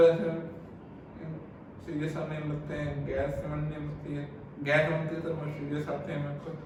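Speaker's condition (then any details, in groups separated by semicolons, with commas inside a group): Cerebral palsy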